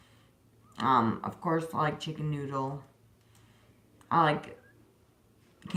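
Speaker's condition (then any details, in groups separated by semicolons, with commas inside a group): Disability causing slurred speech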